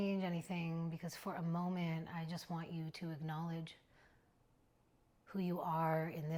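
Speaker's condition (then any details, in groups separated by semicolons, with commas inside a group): No condition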